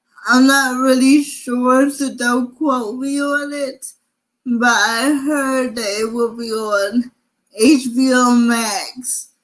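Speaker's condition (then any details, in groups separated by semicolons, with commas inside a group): Cerebral palsy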